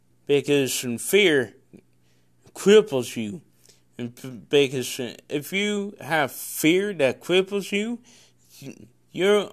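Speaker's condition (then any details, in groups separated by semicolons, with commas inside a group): Cerebral palsy; congenital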